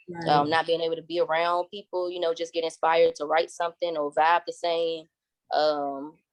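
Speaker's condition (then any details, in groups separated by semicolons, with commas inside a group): No condition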